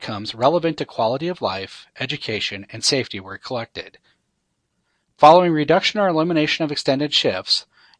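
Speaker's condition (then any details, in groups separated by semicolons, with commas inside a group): No condition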